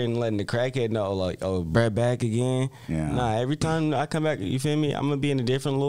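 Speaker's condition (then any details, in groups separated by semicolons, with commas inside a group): No condition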